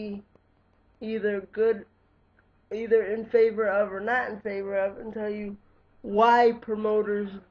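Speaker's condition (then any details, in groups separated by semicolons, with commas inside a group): Cerebral palsy; lifelong, wheelchair user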